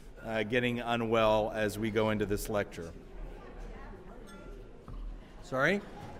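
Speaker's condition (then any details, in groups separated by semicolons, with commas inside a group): No condition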